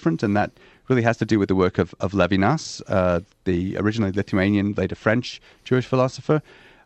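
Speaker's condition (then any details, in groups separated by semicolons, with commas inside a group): No condition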